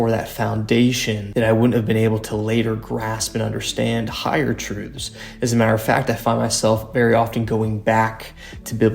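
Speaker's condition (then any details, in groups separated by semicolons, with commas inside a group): No condition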